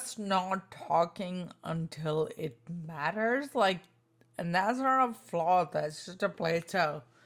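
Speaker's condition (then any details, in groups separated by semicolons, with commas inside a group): Spinocerebellar ataxia type 2, SCA2; tongue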